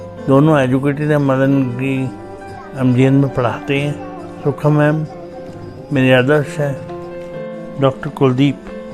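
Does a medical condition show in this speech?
Yes: cerebral palsy.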